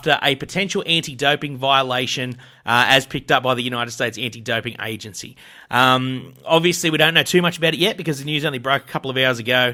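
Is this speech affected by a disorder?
No.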